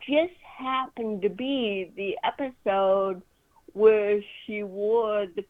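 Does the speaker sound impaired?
Yes: cerebral palsy; cerebral palsy from birth.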